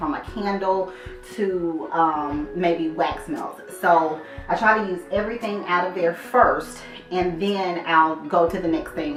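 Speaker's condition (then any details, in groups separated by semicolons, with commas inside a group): No condition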